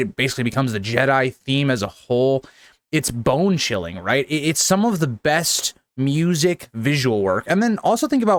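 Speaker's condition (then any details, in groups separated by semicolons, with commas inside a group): No condition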